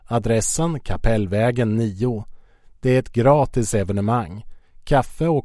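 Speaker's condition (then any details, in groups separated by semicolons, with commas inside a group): No condition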